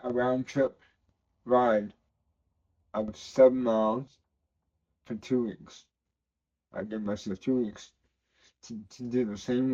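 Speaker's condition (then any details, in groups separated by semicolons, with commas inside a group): Cerebral palsy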